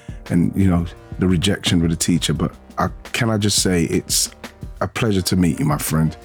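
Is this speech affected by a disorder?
No.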